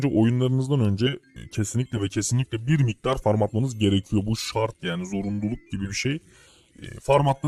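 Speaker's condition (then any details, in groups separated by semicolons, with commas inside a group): No condition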